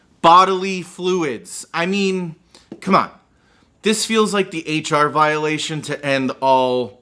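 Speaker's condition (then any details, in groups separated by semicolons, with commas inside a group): No condition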